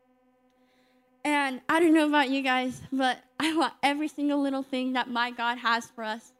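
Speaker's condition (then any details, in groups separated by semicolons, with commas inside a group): Cleft lip and palate; congenital cleft lip and palate, 38 surgeries since birth, speech services offered; told from young age would not communicate as properly as others, formerly lacked confidence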